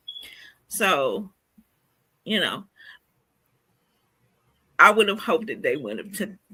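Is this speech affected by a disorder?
Yes: cerebral palsy.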